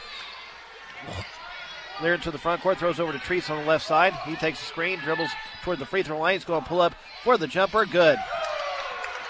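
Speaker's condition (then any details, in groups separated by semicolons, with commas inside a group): No condition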